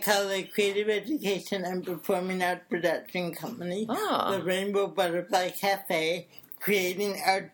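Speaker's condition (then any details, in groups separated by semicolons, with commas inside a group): Cerebral palsy; since birth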